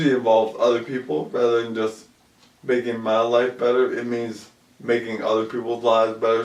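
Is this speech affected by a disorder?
Yes: ALS; about 2 years since onset.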